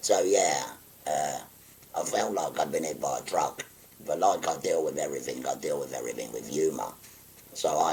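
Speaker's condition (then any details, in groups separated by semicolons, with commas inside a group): Laryngectomy; no evidence of disease after radiotherapy and chemotherapy, sleeps upright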